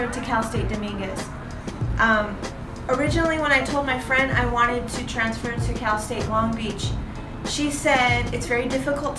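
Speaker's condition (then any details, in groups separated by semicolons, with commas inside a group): No condition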